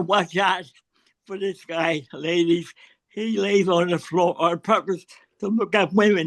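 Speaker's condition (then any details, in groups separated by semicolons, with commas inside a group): Cerebral palsy; spasticity, leans right, since childhood; wheelchair user after spinal cord surgery about five years ago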